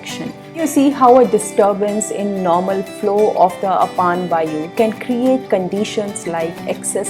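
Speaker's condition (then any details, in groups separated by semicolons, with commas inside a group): No condition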